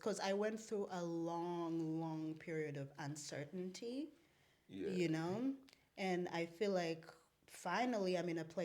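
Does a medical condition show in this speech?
No.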